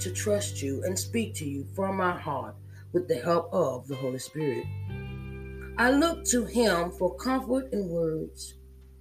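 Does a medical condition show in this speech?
No.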